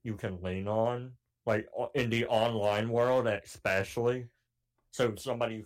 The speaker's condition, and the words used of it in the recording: Cleft palate. The medical issues where my voice is like, how do I put this? My voice sounds deeper than it actually is.